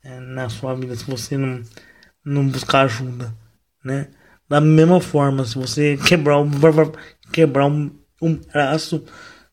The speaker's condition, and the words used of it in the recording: Cerebral palsy. Além da minha parte motora, também afetou um pouquinho a minha voz.